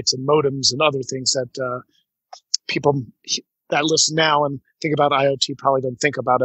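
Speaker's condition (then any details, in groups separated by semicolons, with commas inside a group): No condition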